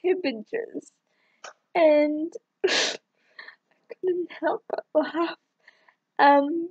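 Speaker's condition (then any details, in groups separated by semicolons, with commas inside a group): Cerebral palsy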